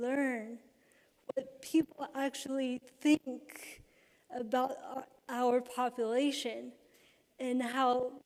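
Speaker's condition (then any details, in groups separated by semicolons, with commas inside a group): Cerebral palsy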